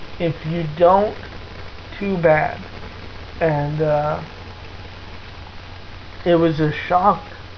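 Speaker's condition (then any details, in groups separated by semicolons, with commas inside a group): Cerebral palsy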